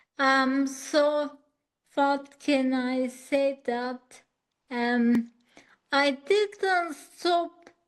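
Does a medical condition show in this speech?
Yes: acquired ataxia.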